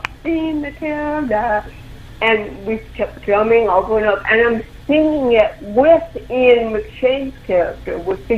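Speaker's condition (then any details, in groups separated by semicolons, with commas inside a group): Cerebral palsy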